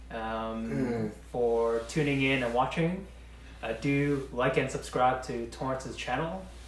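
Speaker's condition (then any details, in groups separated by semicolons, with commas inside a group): No condition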